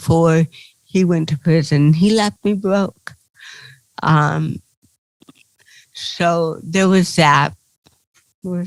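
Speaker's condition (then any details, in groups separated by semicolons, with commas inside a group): Cerebral palsy; since birth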